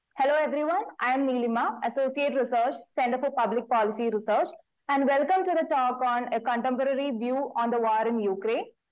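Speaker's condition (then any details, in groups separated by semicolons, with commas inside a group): No condition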